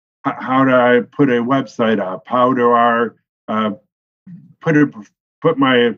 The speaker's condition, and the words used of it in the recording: Aphasia. I just have an expressive aphasia, which basically doesn't ... everything exactly the way you want to say it, but your mouth can't say it.